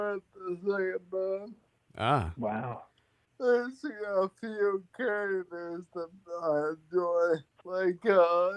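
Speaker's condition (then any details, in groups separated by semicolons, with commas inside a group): Friedreich's ataxia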